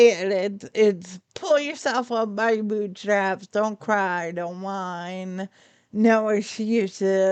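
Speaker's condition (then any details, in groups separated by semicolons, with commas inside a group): Friedreich's ataxia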